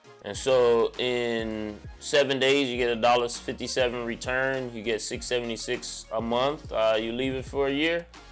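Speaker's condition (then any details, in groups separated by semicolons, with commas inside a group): No condition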